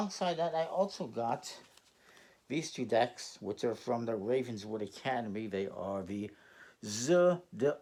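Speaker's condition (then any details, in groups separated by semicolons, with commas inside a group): No condition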